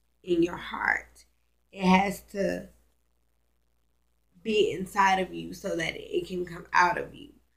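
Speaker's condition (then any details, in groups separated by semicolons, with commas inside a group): Cerebral palsy, spastic; now talking and breathing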